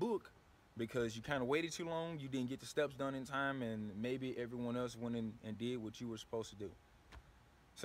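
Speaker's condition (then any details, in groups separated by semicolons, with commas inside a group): No condition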